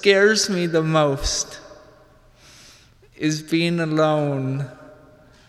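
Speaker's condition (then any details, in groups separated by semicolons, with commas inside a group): Cerebral palsy; slight limp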